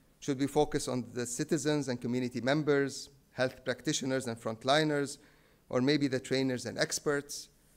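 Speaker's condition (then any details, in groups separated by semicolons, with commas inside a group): No condition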